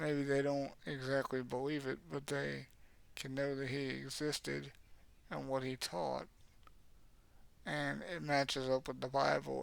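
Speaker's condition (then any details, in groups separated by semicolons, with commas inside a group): Cerebral palsy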